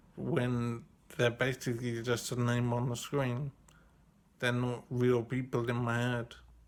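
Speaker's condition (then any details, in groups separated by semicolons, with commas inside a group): Brain injury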